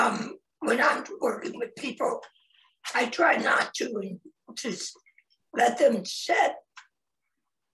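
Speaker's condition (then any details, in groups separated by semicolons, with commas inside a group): Laryngectomy; no speech 90 days post-surgery, swallowing issues after surgery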